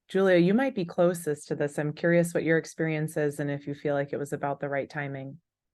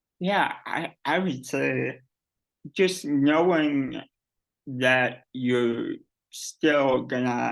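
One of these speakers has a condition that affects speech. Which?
The second: cerebral palsy; gait corrective surgery at age 14 to 15.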